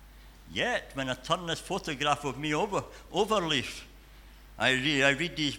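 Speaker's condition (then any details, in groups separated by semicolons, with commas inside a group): Cleft palate and cleft lip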